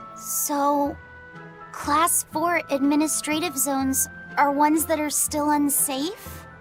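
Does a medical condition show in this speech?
No.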